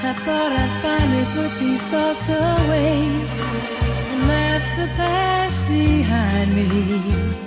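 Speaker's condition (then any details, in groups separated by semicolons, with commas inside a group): No condition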